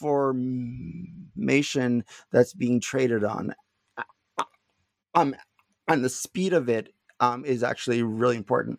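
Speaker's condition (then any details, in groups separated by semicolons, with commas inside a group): Stuttering; not stuttering much during this interview; little stuttering currently; prolonged sounds, blocks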